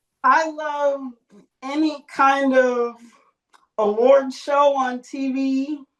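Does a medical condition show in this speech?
Yes: cerebral palsy; since childhood.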